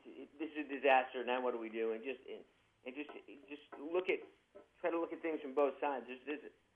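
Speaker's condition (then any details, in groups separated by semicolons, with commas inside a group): Parkinson's disease; young onset, diagnosed by a neurologist at age 29, managed with medications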